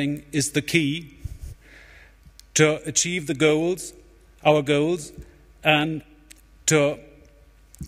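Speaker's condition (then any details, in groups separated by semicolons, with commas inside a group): No condition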